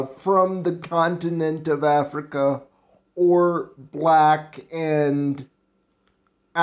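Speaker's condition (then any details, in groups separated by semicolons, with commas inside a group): Cerebral palsy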